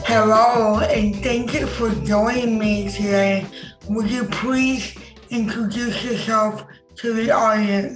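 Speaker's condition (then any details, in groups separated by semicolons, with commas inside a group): Impaired speech; speech disability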